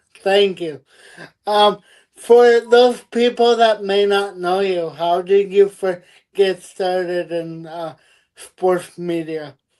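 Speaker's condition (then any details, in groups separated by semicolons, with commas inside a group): Cerebral palsy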